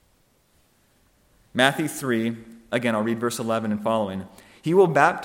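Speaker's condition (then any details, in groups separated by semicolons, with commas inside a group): No condition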